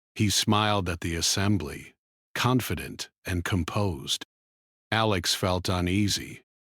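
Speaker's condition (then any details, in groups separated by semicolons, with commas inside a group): No condition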